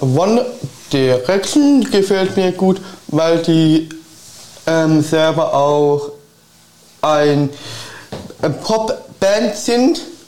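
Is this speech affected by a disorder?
Yes: Down syndrome.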